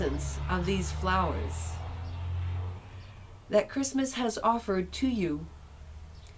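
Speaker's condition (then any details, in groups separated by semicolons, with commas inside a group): No condition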